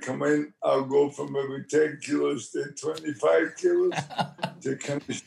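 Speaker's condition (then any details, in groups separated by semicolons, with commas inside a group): Motor neurone disease; twitching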